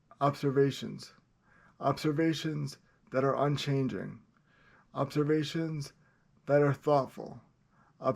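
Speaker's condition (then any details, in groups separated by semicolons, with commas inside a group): Cerebral palsy, spastic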